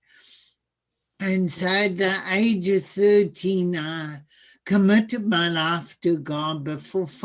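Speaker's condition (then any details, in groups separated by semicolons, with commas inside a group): Cerebral palsy; severe birth complications; speech sounds atypical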